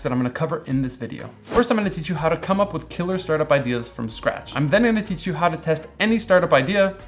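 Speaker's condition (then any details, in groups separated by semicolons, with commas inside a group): No condition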